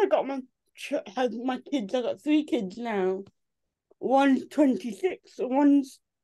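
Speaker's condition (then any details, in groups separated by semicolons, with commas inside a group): Cerebral palsy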